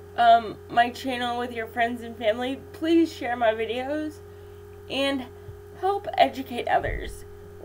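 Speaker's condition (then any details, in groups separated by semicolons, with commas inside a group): Cerebral palsy; infant ventilator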